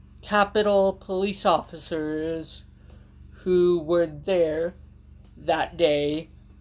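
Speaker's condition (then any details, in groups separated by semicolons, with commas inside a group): Cerebral palsy; from birth, walks with walker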